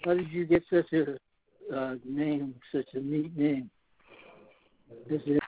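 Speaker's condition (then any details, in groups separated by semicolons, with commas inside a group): Parkinson's disease; hard for listener to understand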